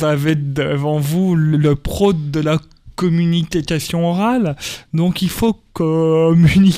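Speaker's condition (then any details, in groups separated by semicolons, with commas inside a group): Stuttering; stuttering since early childhood at school, speech therapy helped, told elimination almost impossible; age 28, lives with stuttering and accepts it; stuttering persists, described by him as an accent; repeated sounds, prolonged sounds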